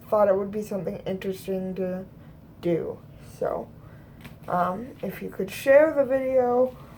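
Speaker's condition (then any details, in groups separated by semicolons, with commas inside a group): Cerebral palsy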